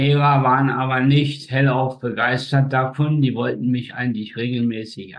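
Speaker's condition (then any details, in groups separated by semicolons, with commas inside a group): Spastic tetraparesis; all four limbs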